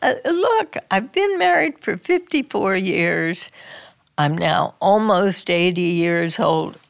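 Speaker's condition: Spasmodic dysphonia; in Portland

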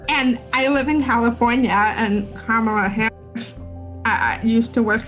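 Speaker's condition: Deafness; reads lips, wears cochlear implants; had speech therapy

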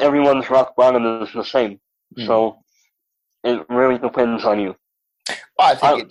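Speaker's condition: Cleft lip and palate; over 20 operations by age 6

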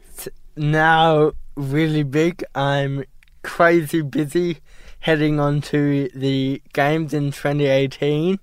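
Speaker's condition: Cerebral palsy; diagnosed at 12 months at Westmead Hospital, ski poles hard to place; ongoing therapy at Cerebral Palsy Alliance, para-snowboarder, has driving license; at diagnosis told may never walk or talk

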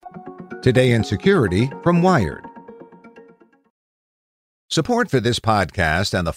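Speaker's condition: No condition

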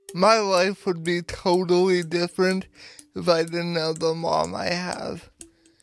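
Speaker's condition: Cerebral palsy; power wheelchair user

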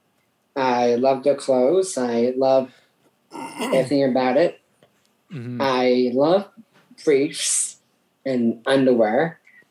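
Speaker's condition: Down syndrome; from birth

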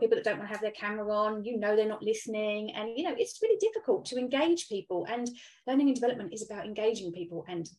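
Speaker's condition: No condition

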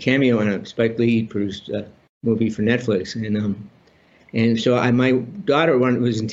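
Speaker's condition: Parkinson's disease; about 30 years since diagnosis, benign spinal tumor, six-hour spinal surgery at Johns Hopkins, relearned walking; on Parkinson's medication, problems walking, broken arm

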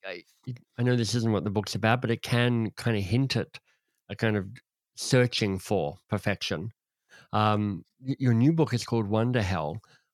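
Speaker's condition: Cleft lip and palate; speech impediment of sorts, less polished

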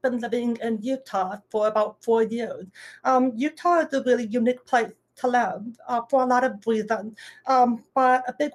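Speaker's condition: Deafness, little d deaf, some residual hearing

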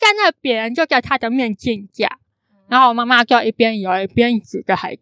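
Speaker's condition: Congenital hearing impairment; cannot hear clearly

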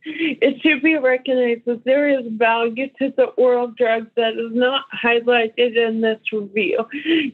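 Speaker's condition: ALS; ALS diagnosed before age 35, individual disease course

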